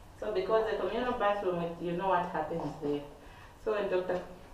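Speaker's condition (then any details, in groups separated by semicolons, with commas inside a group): No condition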